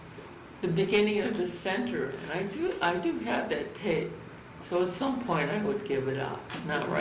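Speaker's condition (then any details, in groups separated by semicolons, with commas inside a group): Cerebral palsy; from birth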